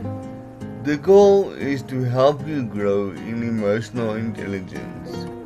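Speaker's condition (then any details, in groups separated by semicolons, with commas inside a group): Cerebral palsy; writing difficult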